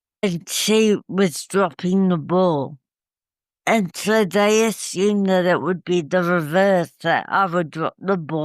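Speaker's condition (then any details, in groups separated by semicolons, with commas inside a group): Cerebral palsy; uses wheelchair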